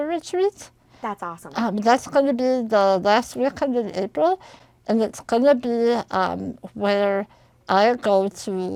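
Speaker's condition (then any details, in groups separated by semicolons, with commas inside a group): Spinal muscular atrophy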